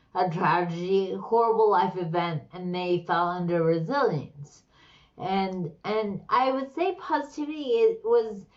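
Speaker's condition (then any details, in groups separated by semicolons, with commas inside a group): Slurred speech; slurred, stroke-like speech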